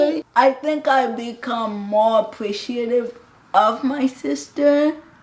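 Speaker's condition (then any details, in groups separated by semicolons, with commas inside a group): Cerebral palsy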